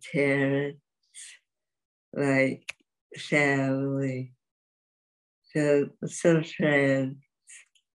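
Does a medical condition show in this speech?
Yes: dystonia; dystonia from age 20, affects walking and speech, right leg kicked left ankle, no cure; several decades since onset, symptoms constant, speaking again after 40 years mute; speech loss began after UCLA, typed needs on typewriter, symptoms when speaking.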